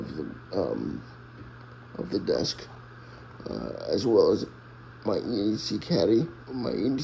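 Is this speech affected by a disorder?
Yes: cerebral palsy, spastic diplegia.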